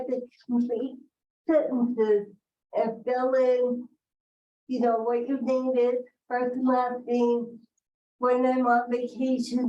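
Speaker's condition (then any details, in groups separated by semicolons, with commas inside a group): Cerebral palsy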